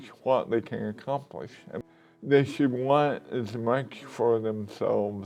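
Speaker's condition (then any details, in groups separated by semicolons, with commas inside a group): Cerebral palsy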